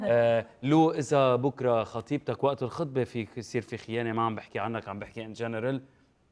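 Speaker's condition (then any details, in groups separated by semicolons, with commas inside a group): No condition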